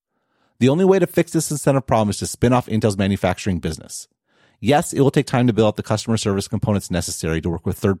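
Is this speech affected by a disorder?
No.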